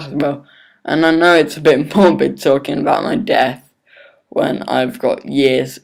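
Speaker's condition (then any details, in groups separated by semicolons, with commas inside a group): Cerebral palsy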